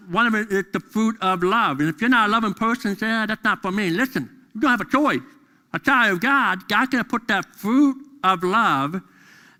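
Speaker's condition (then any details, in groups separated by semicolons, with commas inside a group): Deafness; deaf during school years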